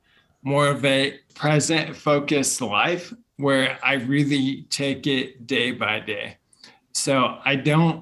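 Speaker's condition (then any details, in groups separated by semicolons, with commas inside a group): Bulbar onset ALS; speech problems first, first diagnosed as tick-bite Lyme disease and infections, treated, then neurologist; diagnosed a few months ago, over a year after first symptoms, no cure or effective treatment; at first only after alcohol, later in everyday life, disease taking speaking away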